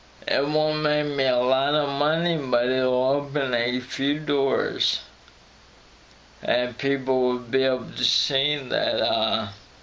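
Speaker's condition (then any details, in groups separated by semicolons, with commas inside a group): Friedreich's ataxia; voice crackles when stressed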